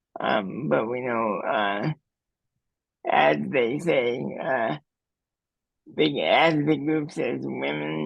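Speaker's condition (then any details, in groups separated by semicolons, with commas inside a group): Cerebral palsy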